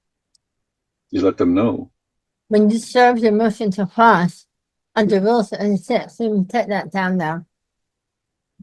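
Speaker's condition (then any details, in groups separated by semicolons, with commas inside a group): Myasthenia gravis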